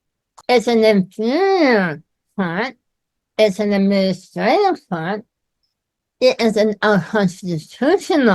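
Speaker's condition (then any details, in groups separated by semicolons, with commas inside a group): Myasthenia gravis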